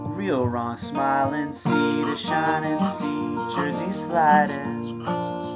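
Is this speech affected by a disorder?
No.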